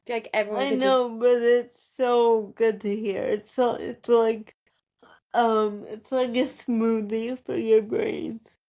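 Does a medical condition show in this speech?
Yes: cerebral palsy; present from birth.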